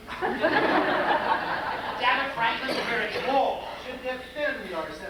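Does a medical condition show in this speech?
No.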